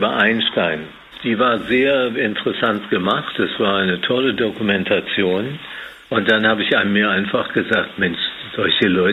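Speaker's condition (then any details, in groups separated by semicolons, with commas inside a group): Parkinson's disease; tremor on holding a glass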